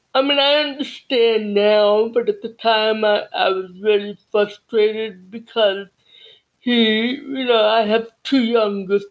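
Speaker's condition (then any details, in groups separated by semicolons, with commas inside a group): Cerebral palsy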